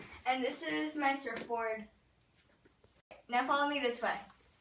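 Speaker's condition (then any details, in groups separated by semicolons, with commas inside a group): No condition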